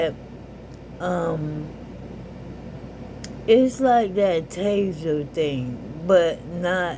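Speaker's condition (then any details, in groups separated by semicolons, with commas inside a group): ALS; recently diagnosed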